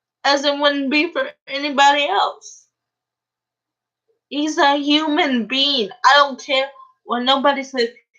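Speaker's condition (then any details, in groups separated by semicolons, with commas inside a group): Cerebral palsy; uses a wheelchair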